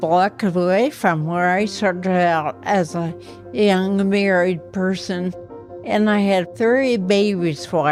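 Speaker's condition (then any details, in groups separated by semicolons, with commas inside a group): Ataxia; progressive, cannot write or type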